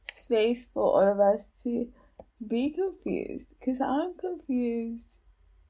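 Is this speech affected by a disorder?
Yes: cerebral palsy; full-time motorized wheelchair user.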